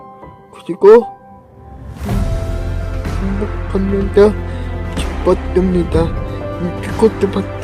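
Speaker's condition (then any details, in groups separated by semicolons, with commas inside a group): Cerebral palsy; brain lesion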